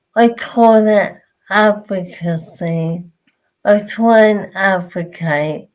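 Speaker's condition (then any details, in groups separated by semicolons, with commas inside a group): Motor neurone disease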